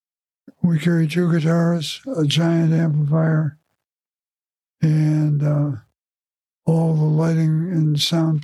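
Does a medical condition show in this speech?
Yes: Parkinson's disease; diagnosed about 2018 after failing heel-to-toe test, both arms unable to change guitar chords or strum; carbidopa-levodopa two tablets four times daily, Rocksteady Boxing Victor classes with Robin Barclay, physical therapy exercises; singing ability lost, partly from lack of practice, relies on amplifiers for volume.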